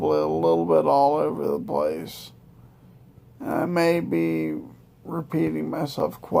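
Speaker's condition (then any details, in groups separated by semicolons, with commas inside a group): Multiple sclerosis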